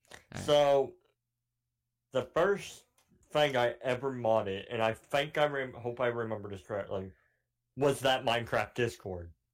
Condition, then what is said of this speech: Cleft palate. The medical issues where my voice is like, how do I put this? My voice sounds deeper than it actually is.